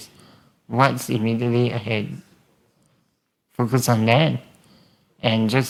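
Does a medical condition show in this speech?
Yes: spinal muscular atrophy.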